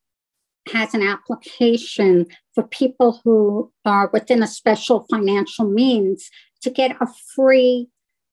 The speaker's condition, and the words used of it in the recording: Deafness. Well, you speak so well, and you're such a bright person.